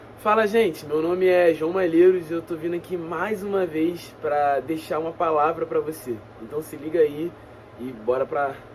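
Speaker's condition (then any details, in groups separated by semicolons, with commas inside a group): No condition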